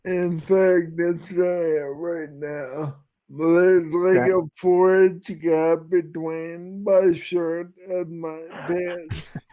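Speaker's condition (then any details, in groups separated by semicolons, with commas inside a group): Friedreich's ataxia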